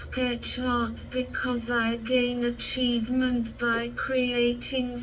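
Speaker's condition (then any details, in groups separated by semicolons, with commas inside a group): Cerebral palsy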